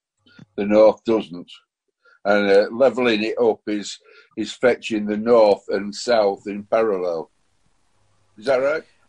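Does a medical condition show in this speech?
No.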